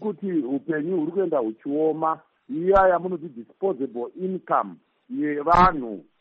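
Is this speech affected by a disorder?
No.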